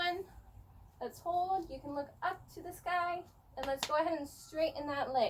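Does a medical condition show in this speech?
No.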